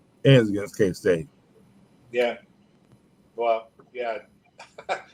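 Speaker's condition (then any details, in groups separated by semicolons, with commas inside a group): No condition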